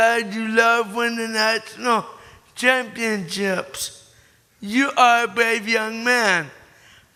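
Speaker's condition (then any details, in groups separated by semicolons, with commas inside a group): Cerebral palsy; born premature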